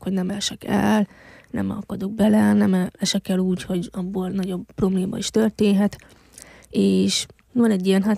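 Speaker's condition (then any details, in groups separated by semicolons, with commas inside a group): Hearing loss since infancy; congenital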